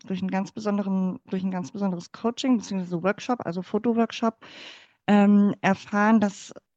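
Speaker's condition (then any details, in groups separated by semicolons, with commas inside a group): Cleft palate; congenital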